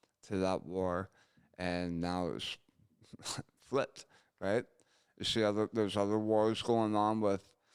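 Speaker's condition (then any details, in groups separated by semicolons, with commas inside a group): Gunshot injury to chin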